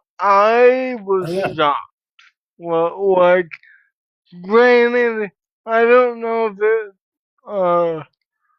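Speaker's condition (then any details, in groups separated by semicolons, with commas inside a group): Cerebral palsy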